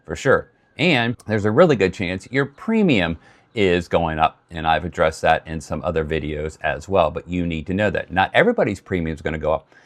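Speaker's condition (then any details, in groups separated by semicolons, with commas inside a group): No condition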